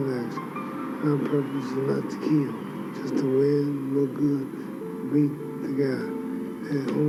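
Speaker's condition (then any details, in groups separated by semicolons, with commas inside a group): Parkinson's syndrome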